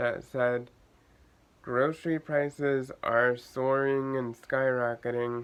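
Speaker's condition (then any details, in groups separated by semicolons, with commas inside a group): Cerebral palsy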